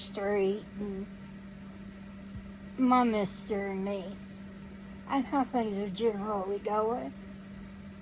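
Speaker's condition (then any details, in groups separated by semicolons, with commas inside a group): Cerebral palsy; needs crutches to walk, no teeth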